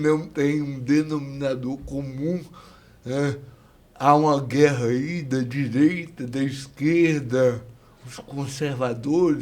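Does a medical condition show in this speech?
Yes: cerebral palsy; years of speech therapy.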